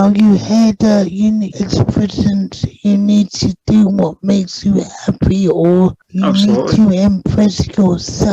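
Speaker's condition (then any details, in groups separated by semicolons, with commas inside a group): Cerebral palsy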